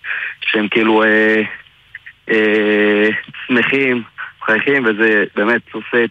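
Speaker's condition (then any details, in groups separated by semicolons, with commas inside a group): Stuttering; mild stutter, self-described as slight; disclosed to listeners before speaking; prolonged sounds, blocks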